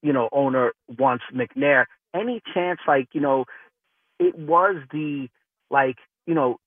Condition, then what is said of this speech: None; typical speech.